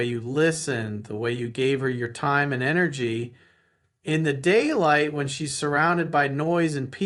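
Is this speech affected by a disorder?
No.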